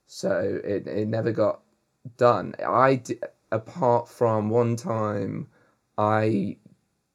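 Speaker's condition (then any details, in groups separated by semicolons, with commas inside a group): Stuttering; talks quite downbeat and casually; repeated words, blocks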